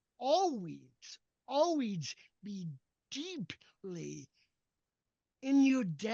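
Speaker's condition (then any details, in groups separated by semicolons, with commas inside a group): Cerebral palsy; uses walker and wheelchair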